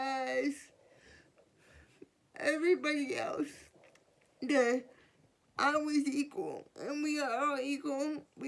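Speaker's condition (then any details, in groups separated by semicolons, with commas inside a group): Cerebral palsy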